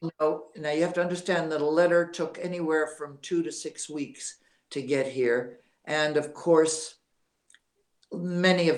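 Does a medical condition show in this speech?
No.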